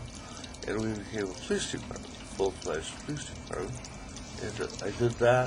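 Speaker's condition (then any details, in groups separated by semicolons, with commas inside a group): ALS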